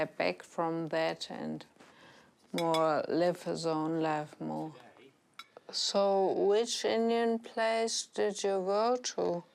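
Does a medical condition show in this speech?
Yes: traumatic brain injury, severe.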